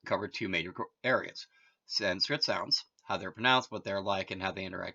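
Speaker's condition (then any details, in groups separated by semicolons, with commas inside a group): No condition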